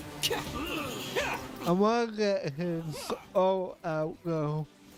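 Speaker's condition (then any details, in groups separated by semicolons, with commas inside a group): Cerebral palsy; affects voice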